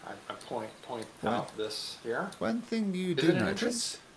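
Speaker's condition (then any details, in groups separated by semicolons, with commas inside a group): No condition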